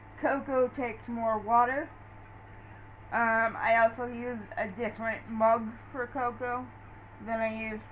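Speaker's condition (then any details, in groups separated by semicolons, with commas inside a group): Cerebral palsy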